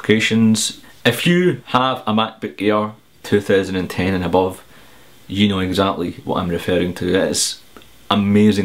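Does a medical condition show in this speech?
No.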